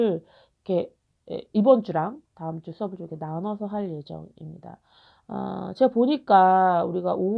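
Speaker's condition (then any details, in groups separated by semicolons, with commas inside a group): No condition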